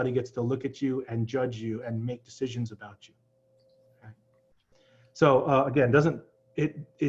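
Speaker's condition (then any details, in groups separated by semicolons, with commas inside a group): No condition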